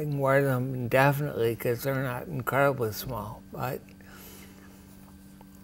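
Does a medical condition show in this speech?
Yes: ataxia; rare, progressive.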